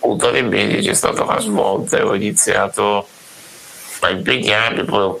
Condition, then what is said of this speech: Muscular dystrophy. Ventilatore per la respirazione che lo utilizzo anche di giorno e grazie a quello io comunque riesco a parlare, riesco a poter anche respirare più,